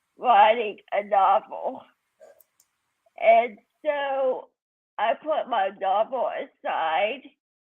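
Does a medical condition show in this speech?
Yes: cerebral palsy.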